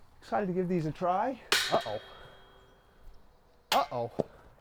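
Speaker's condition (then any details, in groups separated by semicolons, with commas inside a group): No condition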